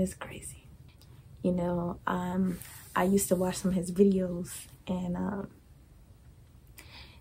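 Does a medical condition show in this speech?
No.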